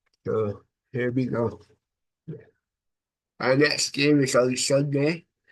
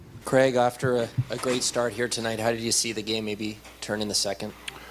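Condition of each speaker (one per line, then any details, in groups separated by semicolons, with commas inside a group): Cerebral palsy; from birth, affects brain and body muscles
No condition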